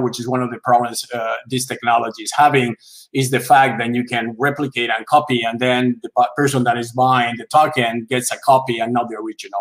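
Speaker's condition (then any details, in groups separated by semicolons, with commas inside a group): No condition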